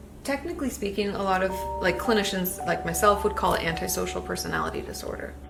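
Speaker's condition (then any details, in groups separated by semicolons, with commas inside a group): No condition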